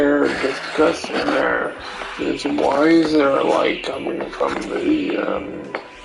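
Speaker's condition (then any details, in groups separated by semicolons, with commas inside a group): Cerebral palsy; affects limbs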